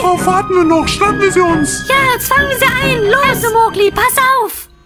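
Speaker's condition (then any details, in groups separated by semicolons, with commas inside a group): No condition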